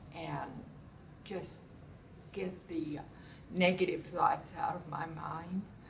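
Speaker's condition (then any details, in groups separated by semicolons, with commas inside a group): Multiple sclerosis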